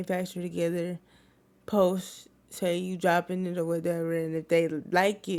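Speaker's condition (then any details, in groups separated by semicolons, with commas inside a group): Cerebral palsy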